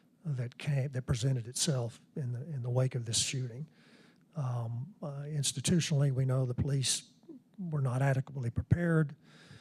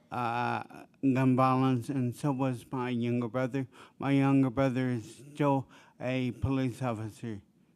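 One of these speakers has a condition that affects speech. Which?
The second: traumatic brain damage; speech impediment from brain injury.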